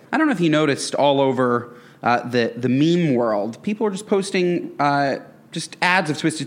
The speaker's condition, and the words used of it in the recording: No condition.